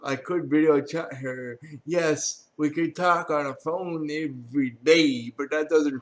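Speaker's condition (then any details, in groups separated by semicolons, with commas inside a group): Cerebral palsy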